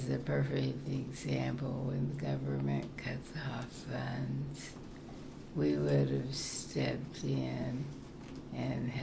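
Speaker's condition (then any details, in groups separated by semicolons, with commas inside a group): Parkinson's; very soft, low voice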